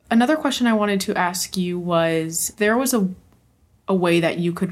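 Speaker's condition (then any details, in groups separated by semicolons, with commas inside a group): No condition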